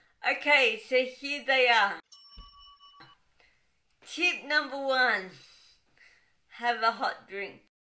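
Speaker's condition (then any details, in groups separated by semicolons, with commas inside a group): Cerebral palsy, dystonic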